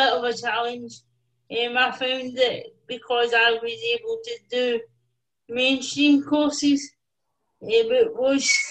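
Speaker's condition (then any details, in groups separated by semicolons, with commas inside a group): Cerebral palsy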